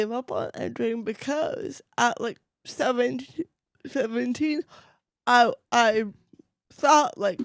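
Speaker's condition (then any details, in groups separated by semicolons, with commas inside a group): Cerebral palsy, mild; affects voice and one hand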